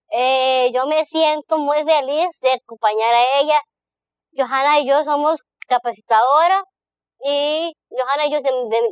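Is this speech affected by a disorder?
Yes: Down syndrome; present from birth.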